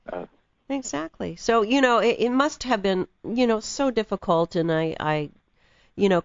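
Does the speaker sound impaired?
No.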